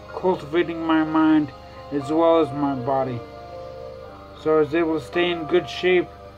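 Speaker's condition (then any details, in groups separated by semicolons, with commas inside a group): Traumatic brain injury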